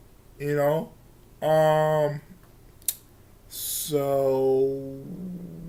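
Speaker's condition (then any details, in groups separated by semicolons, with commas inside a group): Cerebral palsy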